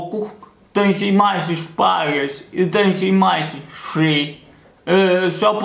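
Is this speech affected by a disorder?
Yes: cerebral palsy.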